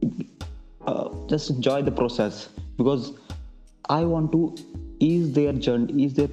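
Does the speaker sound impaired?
Yes: stammering; past avoidance of presentations and self-introductions, accepts own stammer since Indian Stammering Association annual conference; sometimes stretches initial s sounds, as in sssstart; here prolonged sounds.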